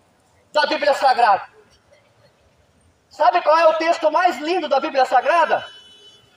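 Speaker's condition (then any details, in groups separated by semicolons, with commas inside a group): No condition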